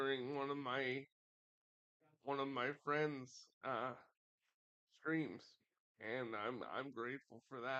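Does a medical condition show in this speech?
Yes: cerebral palsy.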